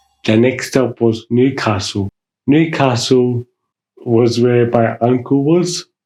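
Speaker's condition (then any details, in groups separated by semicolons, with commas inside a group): Mild cerebral palsy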